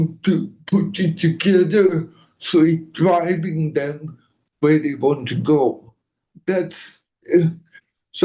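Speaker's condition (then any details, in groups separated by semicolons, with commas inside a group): Cerebral palsy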